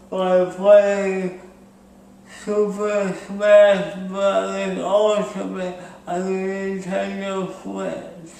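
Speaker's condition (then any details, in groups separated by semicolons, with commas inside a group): Speech impairment after birth surgery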